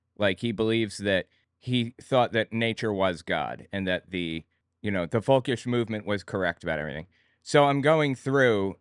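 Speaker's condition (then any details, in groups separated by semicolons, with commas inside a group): No condition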